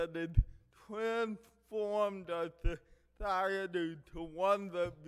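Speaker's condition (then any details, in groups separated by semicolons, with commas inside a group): Cerebral palsy; speech affected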